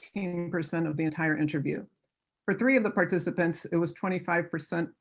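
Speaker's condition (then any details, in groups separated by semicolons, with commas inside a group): No condition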